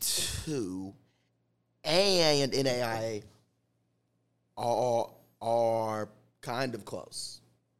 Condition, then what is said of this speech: Stuttering. I stutter, of course, you know.